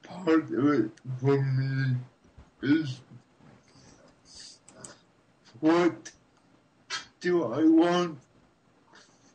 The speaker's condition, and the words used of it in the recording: Cerebral palsy. He speaks with his entire heart and soul, and so you can't help but, you know, understand him.